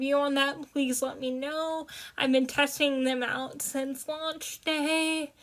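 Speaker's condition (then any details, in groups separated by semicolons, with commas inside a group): Cerebral palsy; spasticity in hands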